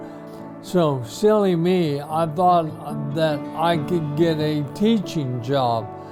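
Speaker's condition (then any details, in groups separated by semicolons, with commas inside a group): ALS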